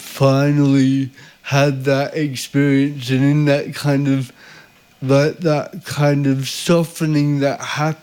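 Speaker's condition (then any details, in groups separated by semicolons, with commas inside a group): Cerebral palsy; visible disability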